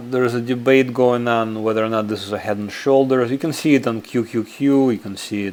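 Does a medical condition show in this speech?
No.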